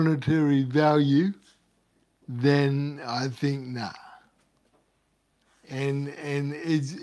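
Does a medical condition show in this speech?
Yes: cerebral palsy.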